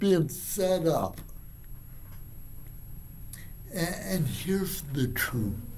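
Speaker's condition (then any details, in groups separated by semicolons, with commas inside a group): Cerebral palsy; from birth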